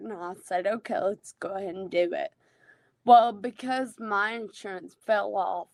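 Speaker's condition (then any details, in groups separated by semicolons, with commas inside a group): Friedreich's ataxia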